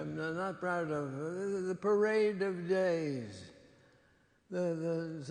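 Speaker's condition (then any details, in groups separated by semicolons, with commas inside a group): Parkinson's disease; diagnosed 20 years ago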